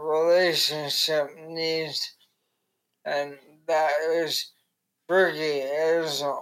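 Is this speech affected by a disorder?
Yes: ALS; diagnosed at 30, given 2-5 years, stem cell therapy in Korea, arms do not work, not locked in; about two years since diagnosis, dependent on wife, bite-click mouse, foot-pedal right click, on-screen keyboard.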